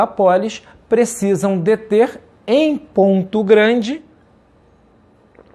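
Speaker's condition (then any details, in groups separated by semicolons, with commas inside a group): No condition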